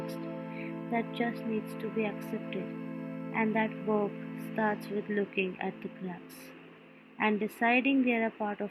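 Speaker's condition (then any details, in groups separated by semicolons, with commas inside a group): No condition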